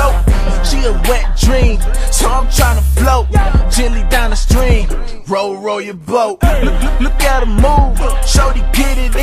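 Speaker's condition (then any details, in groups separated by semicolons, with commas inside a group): No condition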